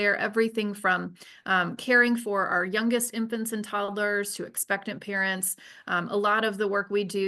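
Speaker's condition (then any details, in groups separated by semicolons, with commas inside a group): No condition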